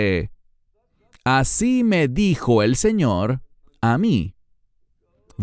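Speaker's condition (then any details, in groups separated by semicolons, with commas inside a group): No condition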